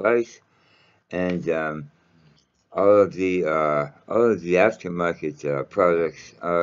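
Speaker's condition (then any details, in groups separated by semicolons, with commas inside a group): Mouth cancer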